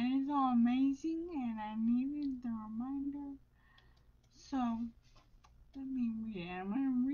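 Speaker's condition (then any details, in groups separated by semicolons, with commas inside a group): Brain injury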